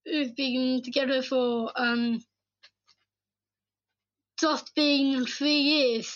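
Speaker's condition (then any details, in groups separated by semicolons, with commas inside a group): Down syndrome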